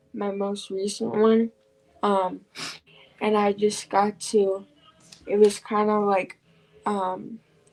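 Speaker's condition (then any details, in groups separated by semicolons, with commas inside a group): Cerebral palsy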